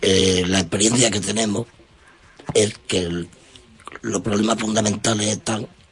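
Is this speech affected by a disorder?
Yes: total laryngectomy; total laryngectomy for cancer after late detection, cannula keeps stoma open; cancer follow-up with oncologist, ENT and nutritionist at Ramón Jiménez hospital; breathes through stoma, cannula needed or stoma closes and cannot breathe.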